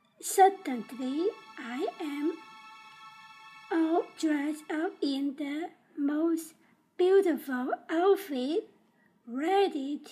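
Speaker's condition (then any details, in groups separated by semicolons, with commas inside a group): Down syndrome; developmental disability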